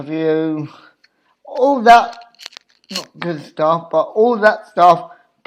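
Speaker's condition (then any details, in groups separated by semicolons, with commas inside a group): Cerebral palsy; obvious speech impediment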